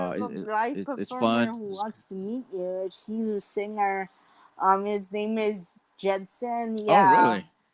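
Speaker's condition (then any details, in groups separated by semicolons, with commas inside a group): Mild cerebral palsy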